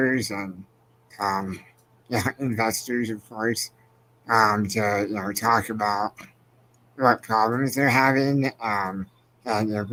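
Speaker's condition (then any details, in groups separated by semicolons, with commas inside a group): Spinal muscular atrophy; progressive, wheelchair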